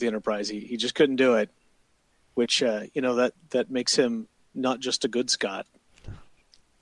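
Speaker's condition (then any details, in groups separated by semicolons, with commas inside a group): No condition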